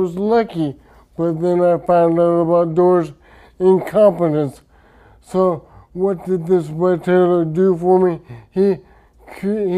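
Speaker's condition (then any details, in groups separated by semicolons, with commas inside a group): Traumatic brain injury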